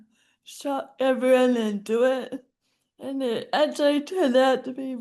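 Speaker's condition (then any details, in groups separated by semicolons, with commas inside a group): Friedreich's ataxia; worsening speech impairment, uses phone to communicate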